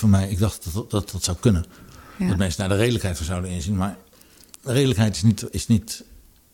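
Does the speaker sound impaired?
Yes: Parkinson's disease; brain disease for almost eight years, walks with cane, falls regularly, stayed in Parkinson clinic; becomes choked up discussing topic, attributed partly to Parkinson; speaks with difficulty, audibly so now, harder than before.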